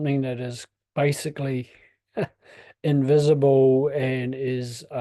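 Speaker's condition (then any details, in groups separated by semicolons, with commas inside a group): No condition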